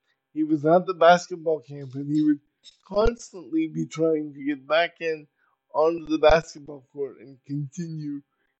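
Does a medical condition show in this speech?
Yes: cerebral palsy; uses power wheelchair, very little fine motor skill, very poor balance.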